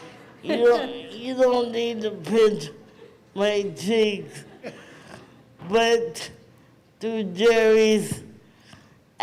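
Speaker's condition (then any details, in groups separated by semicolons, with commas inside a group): Cerebral palsy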